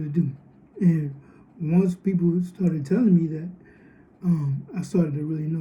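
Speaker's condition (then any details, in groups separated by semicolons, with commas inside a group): Cerebral palsy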